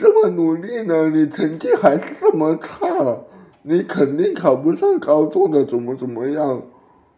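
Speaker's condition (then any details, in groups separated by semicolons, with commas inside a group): Cerebral palsy; childhood drooling from delayed saliva swallowing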